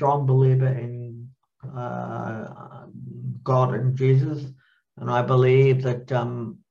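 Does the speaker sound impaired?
Yes: cerebral palsy; mild, born 12 weeks premature, maternal blood poisoning, fine motor hands, mild cognitive issues; clumsy hands, mainly uses spoon, trips sometimes, gait, balance, gross motor issues, help with new tasks.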